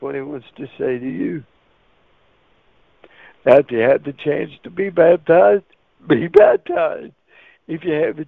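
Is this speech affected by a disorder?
Yes: cerebral palsy; wheelchair user.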